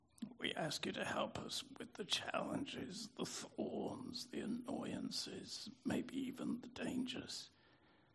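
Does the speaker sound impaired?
Yes: spasmodic dysphonia; no known cure.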